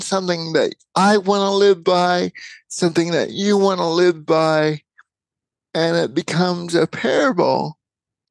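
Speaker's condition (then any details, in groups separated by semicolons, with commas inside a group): Cerebral palsy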